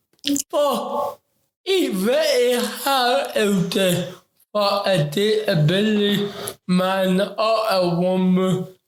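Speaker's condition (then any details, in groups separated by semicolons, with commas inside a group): Ataxic cerebral palsy; affects talking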